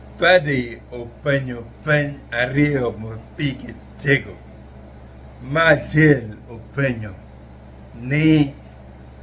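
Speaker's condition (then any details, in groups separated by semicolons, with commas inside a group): Neurological disease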